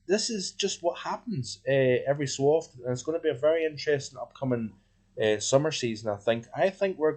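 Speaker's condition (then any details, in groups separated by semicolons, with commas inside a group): No condition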